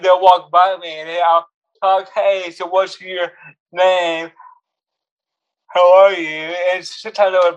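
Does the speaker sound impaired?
Yes: cerebral palsy; speech impediment, noticeable on phone calls.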